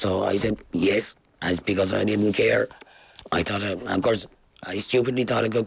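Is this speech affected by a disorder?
Yes: laryngectomy, total laryngectomy with voice prosthesis; rare neck cancer diagnosed 2012, laser, chemo, partial then total neck dissection, voice box removed; about six and a half years since diagnosis, cancer returned; device in esophagus to help breathe and speak, could not eat over a month after surgery.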